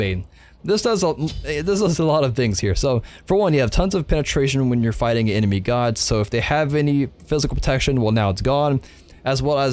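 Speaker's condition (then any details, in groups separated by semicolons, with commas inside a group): No condition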